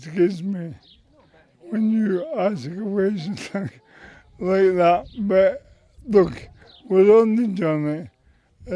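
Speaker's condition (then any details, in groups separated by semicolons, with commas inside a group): MND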